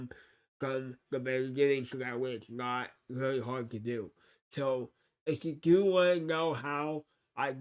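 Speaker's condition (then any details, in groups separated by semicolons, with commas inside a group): Cerebral palsy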